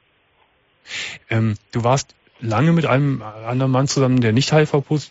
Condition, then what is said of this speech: No condition.